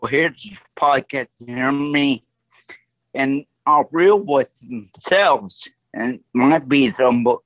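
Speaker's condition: Stroke; voice altered since stroke, lasting effect

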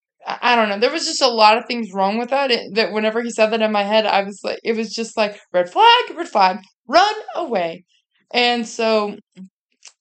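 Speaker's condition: No condition

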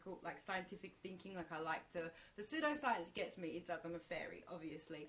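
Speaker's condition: No condition

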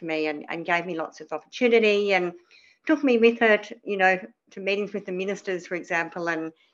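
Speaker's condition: Cleft palate; cleft palate from birth, many surgeries, dental services; spoke differently as child, lots of childhood speech therapy, c for communication skills in primary school

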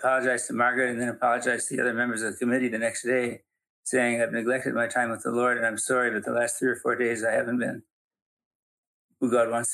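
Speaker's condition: Parkinson's; still teaching and speaking publicly

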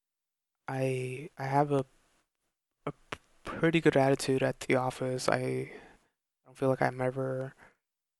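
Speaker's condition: Stuttering; long-standing stutter persisting into adulthood, oral assessment showed no tongue or face problem; past speech therapy after mentor raised speech, breathing exercises for breath support, fluency techniques; poor breath support, too little air for sounds, tenses up giving reports, stutters equally Spanish, English; repeated words, blocks

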